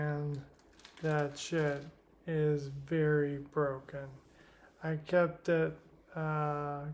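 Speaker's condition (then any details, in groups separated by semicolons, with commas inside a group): Primary lateral sclerosis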